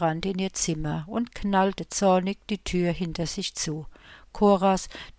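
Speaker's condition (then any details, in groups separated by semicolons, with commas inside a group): No condition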